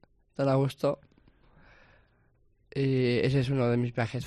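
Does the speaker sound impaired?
Yes: Down syndrome; extra copy of chromosome 21.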